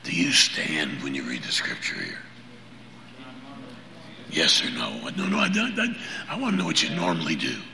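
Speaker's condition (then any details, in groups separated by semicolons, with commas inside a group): Laryngeal cancer; prosthesis speech planned after laryngectomy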